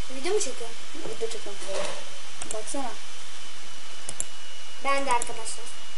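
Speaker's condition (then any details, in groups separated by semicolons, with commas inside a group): No condition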